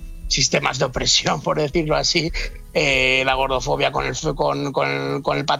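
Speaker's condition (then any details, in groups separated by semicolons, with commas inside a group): No condition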